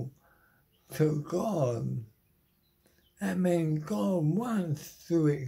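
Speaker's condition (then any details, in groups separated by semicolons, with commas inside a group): Motor neuron disease; terminal; body failing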